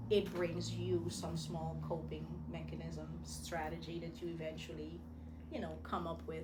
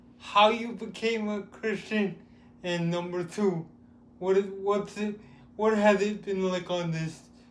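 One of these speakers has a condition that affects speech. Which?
The second: cerebral palsy; with developmental delay.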